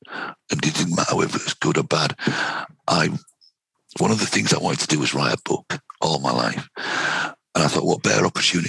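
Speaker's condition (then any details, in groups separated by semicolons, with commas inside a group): Vocal cord cancer, head and neck cancer, right vocal cord; three years out of treatment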